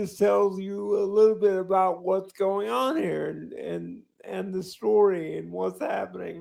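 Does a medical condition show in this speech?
Yes: cerebral palsy; speech sounds drunk.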